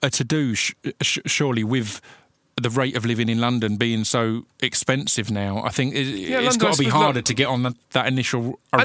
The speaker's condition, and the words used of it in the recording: Stuttering. And the one thing I've always stuttered on is your name.